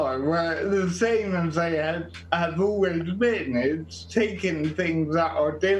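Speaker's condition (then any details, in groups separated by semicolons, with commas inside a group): Quadriplegic cerebral palsy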